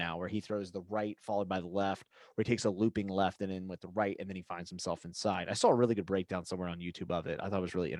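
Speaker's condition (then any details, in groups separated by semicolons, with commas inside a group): No condition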